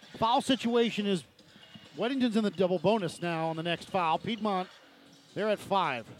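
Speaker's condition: No condition

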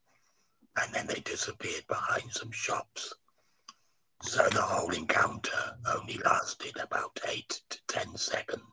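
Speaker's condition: Laryngectomy after cancer; cancer survivor

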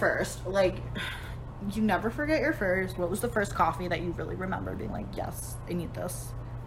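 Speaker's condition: No condition

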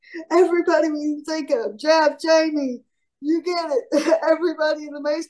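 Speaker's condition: Cerebral palsy; from birth, highly mobile, largely independent, falls, shoulder dislocates lifting heavy, declined physical therapy, trains mace and clubs

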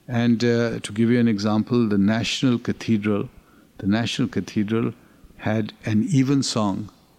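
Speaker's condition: No condition

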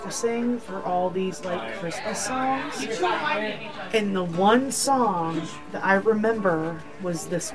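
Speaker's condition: No condition

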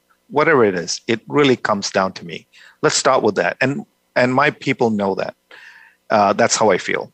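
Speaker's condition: No condition

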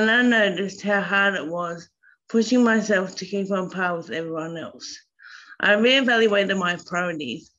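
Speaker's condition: Slurred speech after brainstem stroke, mild; brainstem stroke at 26, initially unable to move below eyes, 7.5 months rehab, 3 hospitals; initially unable to talk, relearned speech, now mild slurring, not very obvious

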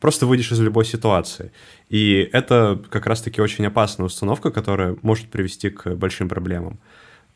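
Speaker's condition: No condition

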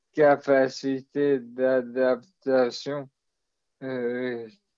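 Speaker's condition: Maladie de Charcot (ALS); amyotrophic lateral sclerosis, degenerative disease, diagnosed in adulthood

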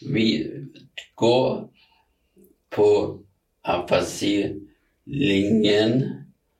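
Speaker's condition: Aphasia; about seven years since onset

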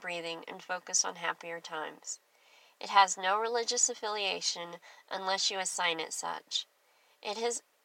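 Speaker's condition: Cleft lip and palate; congenital, past surgeries, wears hearing aids; clear speech

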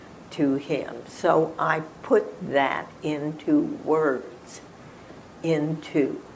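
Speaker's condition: Spasmodic dysphonia; 4 months unable to talk before

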